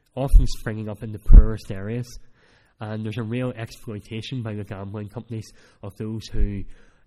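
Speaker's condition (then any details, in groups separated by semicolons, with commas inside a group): Cleft palate; speech not that clear at times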